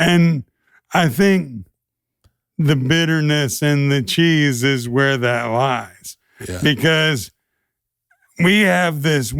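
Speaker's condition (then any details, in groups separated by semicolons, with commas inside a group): ALS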